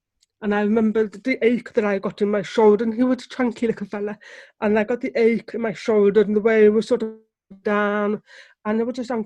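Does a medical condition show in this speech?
Yes: deafness; relies on lip reading.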